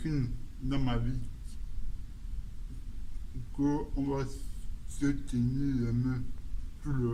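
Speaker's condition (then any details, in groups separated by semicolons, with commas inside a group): Cerebral palsy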